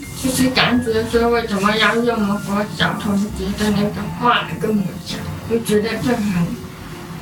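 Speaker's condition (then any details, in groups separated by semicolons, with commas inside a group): Hearing impairment; formerly reluctant to speak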